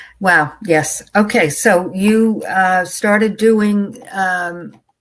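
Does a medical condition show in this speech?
No.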